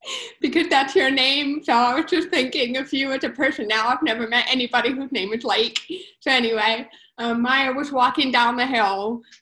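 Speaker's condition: Profound deafness, cochlear implant, congenital profound hearing loss; speech developed through one-on-one training by mother, a former language teacher

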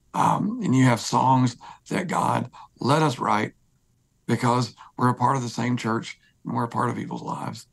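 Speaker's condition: Spasmodic dysphonia; voice grabs when talking, more talking brings more hoarseness, singing less hard than talking

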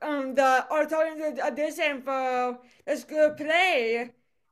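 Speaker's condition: Cerebral palsy; voice affected, speaks with accent

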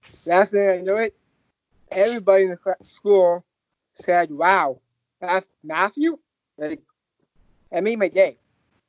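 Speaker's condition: Down syndrome

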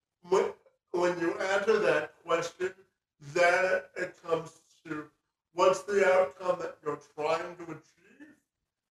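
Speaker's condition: Spastic quadriplegia cerebral palsy

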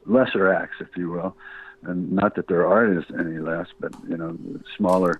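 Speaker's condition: Parkinson's disease; earlier radiation for cancer treatment

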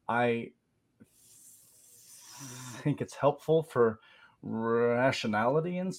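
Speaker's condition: Stutter; tried pitch-shifted delayed auditory feedback device for choral speech, not really effective, picks up ambient sound; stutter heard as turbulence in voice, partly worsened by nerves; prolonged sounds, blocks

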